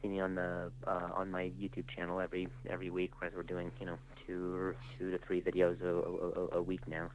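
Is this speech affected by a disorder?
Yes: stutter; acquired stutter after traumatic brain injury and concussion from freak softball injury, motor skills also affected; stutters now, tells audiences early about the stutter to put them at ease; stuttered speech; here repeated words, prolonged sounds.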